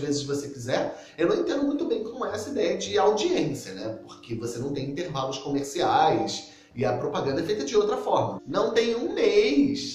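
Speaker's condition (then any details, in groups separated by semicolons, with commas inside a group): No condition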